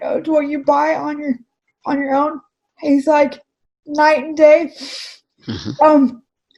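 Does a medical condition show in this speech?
Yes: cerebral palsy.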